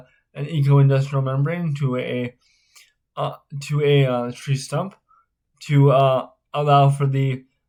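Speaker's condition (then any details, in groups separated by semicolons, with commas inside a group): Spastic cerebral palsy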